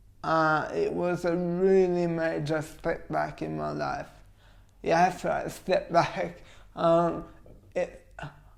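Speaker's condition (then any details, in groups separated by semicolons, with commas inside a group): Cerebral palsy; formerly frequent stuttering, pauses for breath, improved with training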